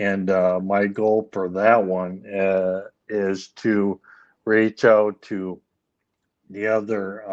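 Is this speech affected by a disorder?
Yes: ALS; speech issues.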